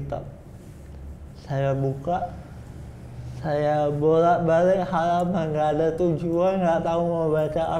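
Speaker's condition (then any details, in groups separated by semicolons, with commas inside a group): Cerebral palsy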